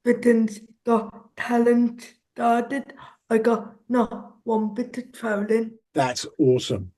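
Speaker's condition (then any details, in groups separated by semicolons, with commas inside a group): Cerebral palsy; since childhood; some speech delay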